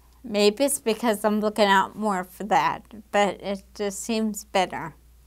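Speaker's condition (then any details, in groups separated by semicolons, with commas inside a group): Damaged diaphragm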